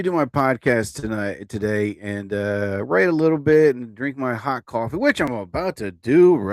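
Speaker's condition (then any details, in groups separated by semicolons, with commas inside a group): No condition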